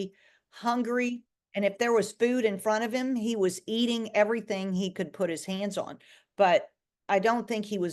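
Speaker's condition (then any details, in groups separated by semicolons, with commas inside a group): No condition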